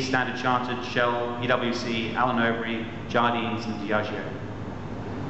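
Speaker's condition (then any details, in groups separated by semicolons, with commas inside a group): No condition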